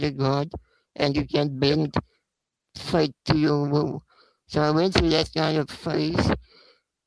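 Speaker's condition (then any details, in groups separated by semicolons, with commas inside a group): Spinal muscular atrophy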